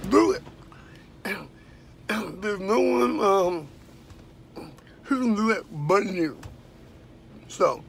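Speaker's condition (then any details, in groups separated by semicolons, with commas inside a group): Dystonia; very bad day, frequent bad days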